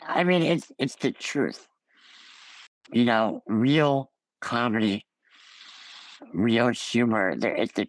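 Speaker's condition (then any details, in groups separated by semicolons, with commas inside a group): Ullrich congenital muscular dystrophy; scoliosis surgery at 14 nearly fatal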